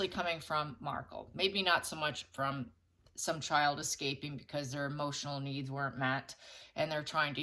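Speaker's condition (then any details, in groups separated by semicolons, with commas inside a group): No condition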